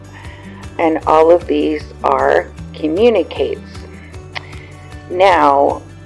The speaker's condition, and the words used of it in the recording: Aphasia. Last night I had all of the words that I wanted to speak in the podcast.